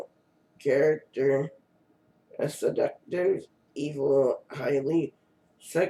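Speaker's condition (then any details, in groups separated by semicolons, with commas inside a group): Cerebral palsy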